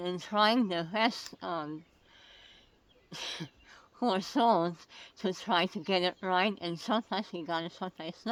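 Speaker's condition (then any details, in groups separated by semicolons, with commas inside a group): Oral cancer; tracheostomy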